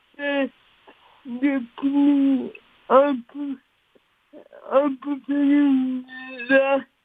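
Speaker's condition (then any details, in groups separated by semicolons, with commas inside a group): Cerebral palsy; speech affected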